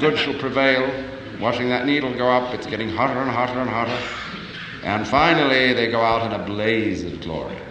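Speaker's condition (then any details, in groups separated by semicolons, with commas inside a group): No condition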